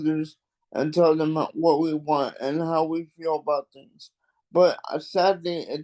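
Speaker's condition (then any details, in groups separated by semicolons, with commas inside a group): Cerebral palsy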